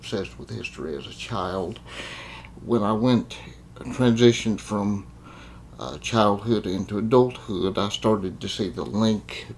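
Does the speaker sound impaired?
Yes: cerebral palsy; congenital cerebral palsy.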